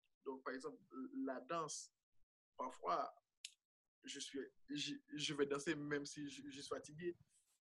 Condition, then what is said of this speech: Stuttering. Et même, j'ai mon j'ai celui qui me fait des montages vidéo, une fois, m'avait proposé de couper un peu là où je paye trop.